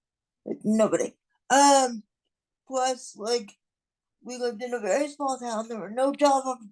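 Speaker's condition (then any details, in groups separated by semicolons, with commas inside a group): Cerebral palsy; non-progressive, will not improve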